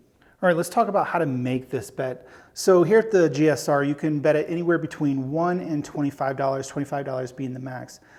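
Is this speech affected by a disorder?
No.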